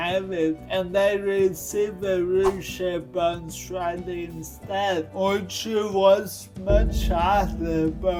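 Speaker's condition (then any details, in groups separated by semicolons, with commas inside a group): Cerebral palsy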